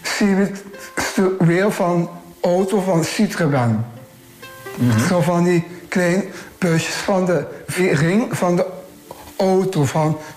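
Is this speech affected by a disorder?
Yes: Down syndrome; trisomy 21, chromosomal abnormality, three chromosomes instead of two; reads, writes, sends messages, makes sandwiches, goes to day centre independently; speaks well.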